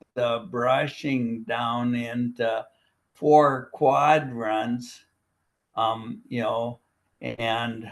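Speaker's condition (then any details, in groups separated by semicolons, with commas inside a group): Primary lateral sclerosis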